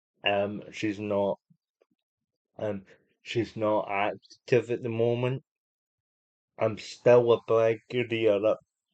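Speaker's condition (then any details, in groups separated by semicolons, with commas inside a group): Cerebral palsy; unable to walk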